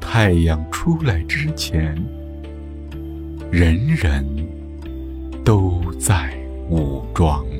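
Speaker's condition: No condition

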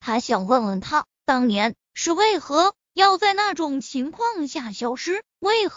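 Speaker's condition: No condition

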